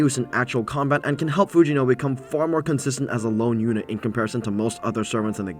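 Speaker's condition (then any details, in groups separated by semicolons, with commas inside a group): No condition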